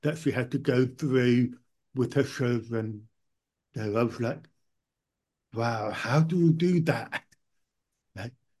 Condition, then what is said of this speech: Deafness. I started off wearing hearing aids, which would shift about powerful enough for me to hear my own speech, which is why my speech isn't too bad.